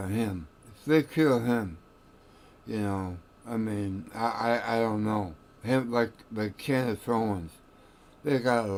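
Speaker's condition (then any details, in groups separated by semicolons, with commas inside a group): Tongue cancer; recent scan clean, recovering from radiation effects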